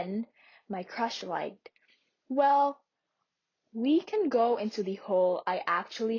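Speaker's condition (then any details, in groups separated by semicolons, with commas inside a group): No condition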